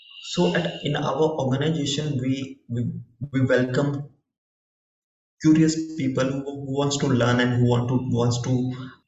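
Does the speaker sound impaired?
Yes: stuttering; childhood onset, talked little while growing up, stopped avoiding stuttering in last 18-20 months; full acceptance of stuttering, public speaker, better at articulating views with more speaking exposure; variable, some situations without stuttering, stutters a lot in some social settings; here repeated words, prolonged sounds.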